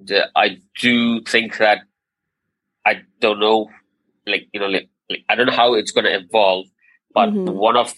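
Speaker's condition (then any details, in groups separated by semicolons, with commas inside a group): Stammer; hopes microcast practice improves speech, work communications and presentations; stammer with occasional blocks, many filler words like you know, wants to articulate better; repeated words, prolonged sounds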